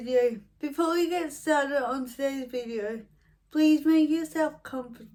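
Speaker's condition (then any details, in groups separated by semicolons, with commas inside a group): Cerebral palsy, mild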